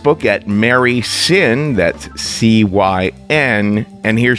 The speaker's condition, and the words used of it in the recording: None; typical speech.